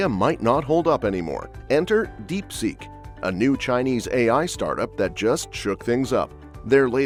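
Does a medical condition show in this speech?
No.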